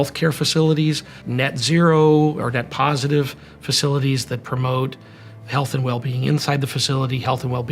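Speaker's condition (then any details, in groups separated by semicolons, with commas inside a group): No condition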